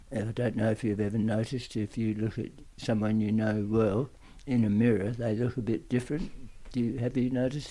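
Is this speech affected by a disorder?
Yes: tongue cancer; aggressive tongue cancer, radiotherapy and chemotherapy, stomach feeding tube for swallowing problems after treatment; speech and swallowing problems persist to a certain extent; lasting speech and swallowing problems, still present to a certain extent.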